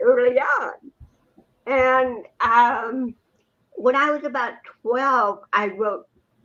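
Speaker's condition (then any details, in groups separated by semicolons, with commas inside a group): Cerebral palsy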